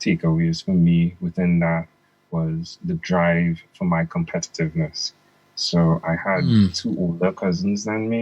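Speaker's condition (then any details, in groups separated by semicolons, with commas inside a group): No condition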